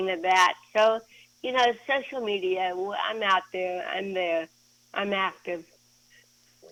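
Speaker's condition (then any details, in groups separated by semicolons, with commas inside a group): Cerebral palsy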